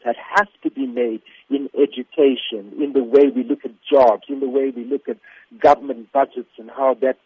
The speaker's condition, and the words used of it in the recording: No condition.